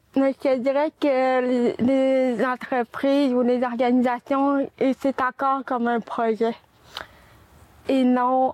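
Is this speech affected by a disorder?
Yes: cerebral palsy; four limbs affected, no manual dexterity, hearing problem, hearing aids both ears since age six months; needs help with daily tasks, needs accompaniment at work; speech and language disorder caused by cerebral palsy.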